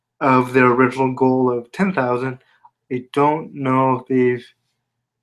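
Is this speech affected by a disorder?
Yes: spastic quadriplegia cerebral palsy.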